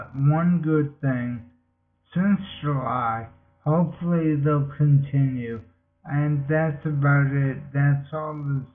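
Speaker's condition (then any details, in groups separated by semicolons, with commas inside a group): Multiple sclerosis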